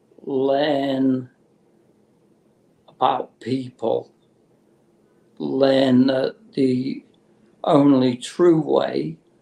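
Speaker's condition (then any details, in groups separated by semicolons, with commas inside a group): Motor neurone disease; terminal, no cure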